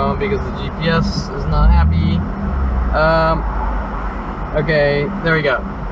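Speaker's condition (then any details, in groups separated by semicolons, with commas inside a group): No condition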